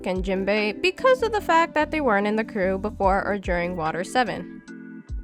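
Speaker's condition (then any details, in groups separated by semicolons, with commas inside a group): No condition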